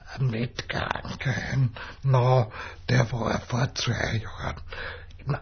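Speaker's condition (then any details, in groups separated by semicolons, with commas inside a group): Dystonia with speech disorder; lifelong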